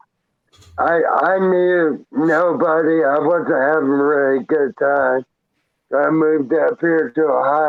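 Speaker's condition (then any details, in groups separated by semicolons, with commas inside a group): Traumatic brain injury; hit by car as pedestrian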